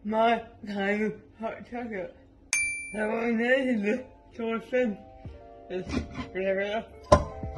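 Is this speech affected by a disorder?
Yes: cerebral palsy.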